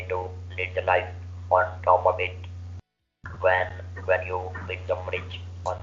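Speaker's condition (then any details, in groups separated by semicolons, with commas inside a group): Laryngeal cancer surgery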